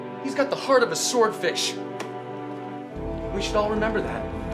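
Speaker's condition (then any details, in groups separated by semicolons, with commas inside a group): No condition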